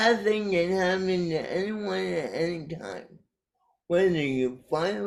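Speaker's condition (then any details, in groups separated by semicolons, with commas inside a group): Cerebral palsy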